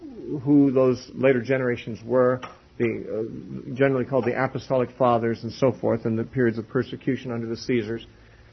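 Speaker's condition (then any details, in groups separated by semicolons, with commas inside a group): No condition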